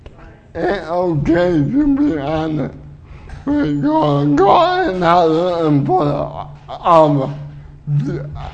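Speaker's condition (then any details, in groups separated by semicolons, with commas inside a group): Cerebral palsy; uses wheelchair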